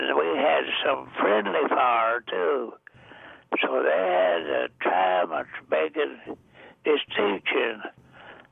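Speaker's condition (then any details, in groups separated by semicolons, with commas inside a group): Deafness; also blind, age 99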